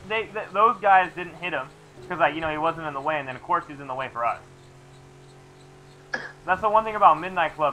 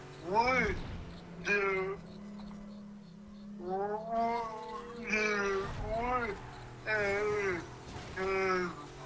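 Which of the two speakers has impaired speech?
The second: cerebral palsy.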